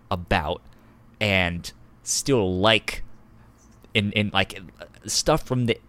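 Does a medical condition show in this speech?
Yes: stuttering; described as speech impediment; stutters when talking, stutter sometimes mistaken for shivering from cold; here repeated words, prolonged sounds.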